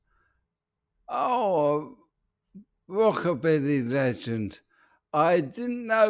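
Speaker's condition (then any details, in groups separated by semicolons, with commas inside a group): ALS; speech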